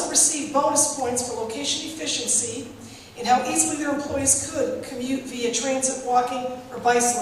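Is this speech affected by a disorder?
No.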